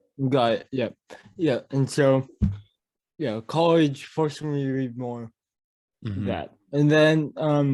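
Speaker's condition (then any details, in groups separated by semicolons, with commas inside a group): Cerebral palsy; mild speech impediment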